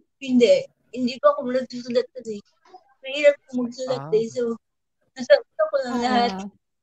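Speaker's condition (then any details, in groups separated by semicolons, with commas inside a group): Cerebral palsy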